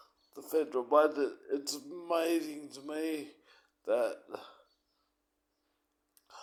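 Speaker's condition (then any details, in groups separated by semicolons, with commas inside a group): Cerebral palsy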